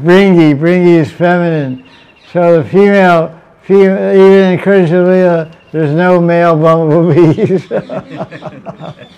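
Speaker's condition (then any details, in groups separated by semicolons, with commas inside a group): Deafness; self-reported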